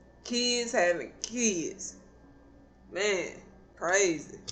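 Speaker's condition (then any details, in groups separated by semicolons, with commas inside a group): Cerebral palsy; not paralyzed, can stand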